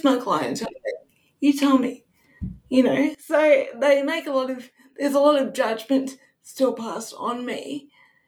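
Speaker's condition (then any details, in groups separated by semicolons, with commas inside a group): Cerebral palsy; wheelchair user, needs support worker, none available pre-NDIS; speech higher on bad days, people on cam often think drunk at first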